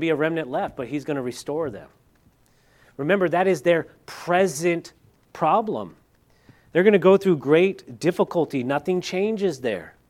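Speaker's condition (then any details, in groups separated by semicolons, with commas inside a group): No condition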